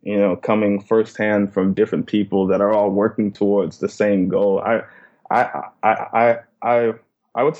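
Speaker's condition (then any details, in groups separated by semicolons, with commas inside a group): Stuttering; stuttering since very young age, covert stuttering through high school, sought help in college; pauses and breaks in speech due to stuttering, disfluent moments; parental pressure to control stuttering led to slower speech, more pausing; repeated words, blocks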